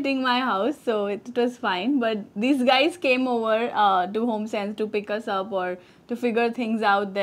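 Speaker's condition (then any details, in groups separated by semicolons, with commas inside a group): No condition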